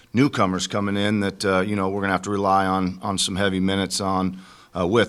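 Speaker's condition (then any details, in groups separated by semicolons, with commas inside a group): No condition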